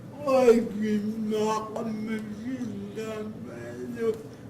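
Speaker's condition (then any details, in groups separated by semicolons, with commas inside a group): Cerebral palsy; severe, cannot walk, feed or dress self; dysarthric, reduced lung capacity, prolonged talking effortful, speech recognition failed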